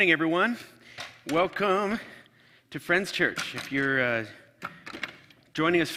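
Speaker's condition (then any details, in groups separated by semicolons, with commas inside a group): No condition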